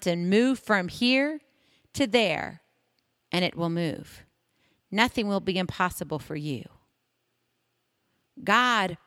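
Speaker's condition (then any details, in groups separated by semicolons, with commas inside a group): No condition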